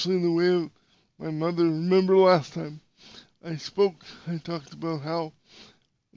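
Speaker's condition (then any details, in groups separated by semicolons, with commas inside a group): Cerebral palsy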